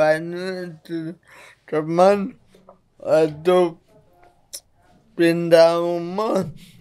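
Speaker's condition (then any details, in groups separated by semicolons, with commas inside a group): Cerebral palsy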